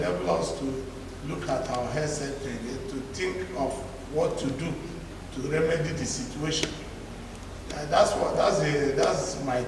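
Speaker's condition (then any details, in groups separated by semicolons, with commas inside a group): No condition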